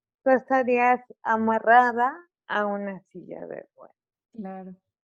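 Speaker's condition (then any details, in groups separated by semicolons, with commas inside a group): Cerebral palsy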